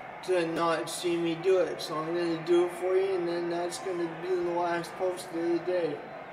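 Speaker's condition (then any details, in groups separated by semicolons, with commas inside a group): Cerebral palsy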